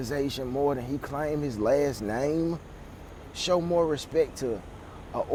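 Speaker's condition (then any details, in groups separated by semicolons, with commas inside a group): No condition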